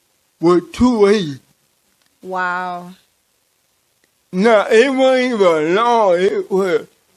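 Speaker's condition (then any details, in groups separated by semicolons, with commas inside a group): Cerebral palsy; from birth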